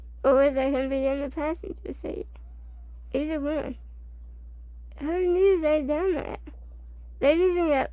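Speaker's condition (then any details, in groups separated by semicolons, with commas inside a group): Spinal muscular atrophy type 2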